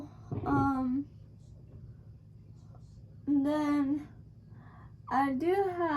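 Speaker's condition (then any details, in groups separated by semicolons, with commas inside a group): Cerebral palsy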